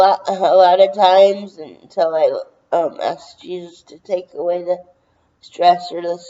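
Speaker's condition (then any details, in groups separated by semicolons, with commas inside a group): Cerebral palsy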